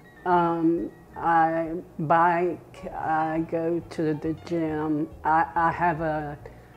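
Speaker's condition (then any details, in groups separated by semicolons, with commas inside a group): Dystonia; physical therapy and exercise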